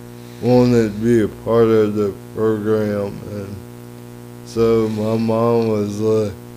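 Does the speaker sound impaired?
Yes: cerebral palsy; lifelong.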